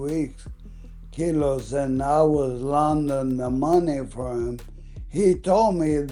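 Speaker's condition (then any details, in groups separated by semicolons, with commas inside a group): ALS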